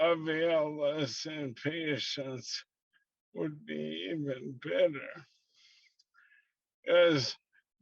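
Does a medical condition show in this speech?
Yes: ALS, slow progressing; affected, listeners may need repeats.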